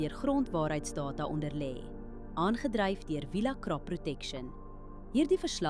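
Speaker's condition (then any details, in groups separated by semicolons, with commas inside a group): No condition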